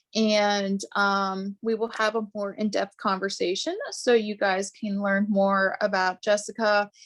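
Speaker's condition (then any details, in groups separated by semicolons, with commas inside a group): No condition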